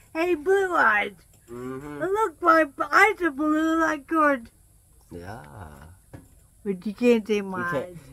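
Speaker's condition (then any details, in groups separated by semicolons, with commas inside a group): Traumatic brain injury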